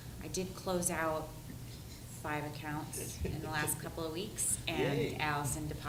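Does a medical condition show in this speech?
No.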